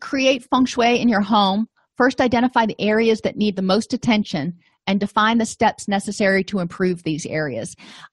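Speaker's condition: No condition

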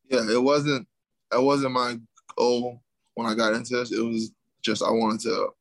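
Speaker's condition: Stuttering; lifelong stutter, not caused by combat sports, father also stutters; commenters call speech slurred and mistake it for CTE; repeated sounds

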